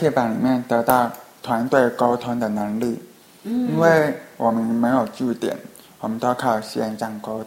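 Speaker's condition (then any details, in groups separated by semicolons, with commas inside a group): Hearing impairment; Skype video calls hard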